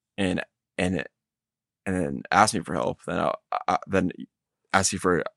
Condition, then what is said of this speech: Stuttering. But then as growing older, I'll be fluent, but then I'll block.